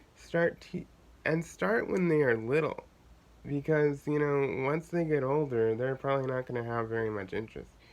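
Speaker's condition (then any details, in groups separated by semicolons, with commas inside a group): Cerebral palsy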